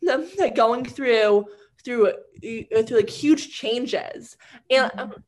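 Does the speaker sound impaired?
Yes: stuttering; stuttering onset around age six, childhood speech therapy, speech therapist Lauren from age ten; Lauren's therapy gave tools to speak confidently with stutter, not elimination, unlike earlier fixing-model therapists; fluency varies day to day, some days perfectly fluent, others persistent stuttering, communication difficult at times; here repeated words, prolonged sounds.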